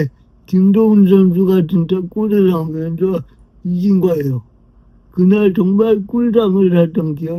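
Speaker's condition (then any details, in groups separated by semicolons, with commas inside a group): Brain lesion disability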